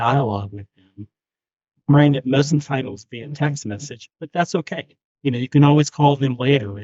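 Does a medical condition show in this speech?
No.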